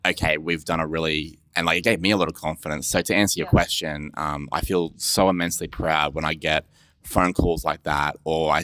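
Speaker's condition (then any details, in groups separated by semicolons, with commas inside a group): No condition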